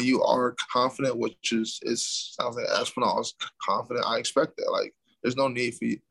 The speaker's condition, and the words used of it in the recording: Stuttering. I've always just been like, it's me. I stutter.